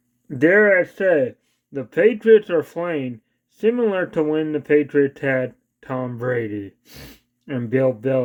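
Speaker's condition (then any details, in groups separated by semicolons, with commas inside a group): Cerebral palsy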